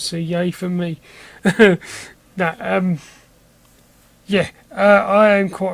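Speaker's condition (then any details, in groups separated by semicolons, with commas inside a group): Cerebral palsy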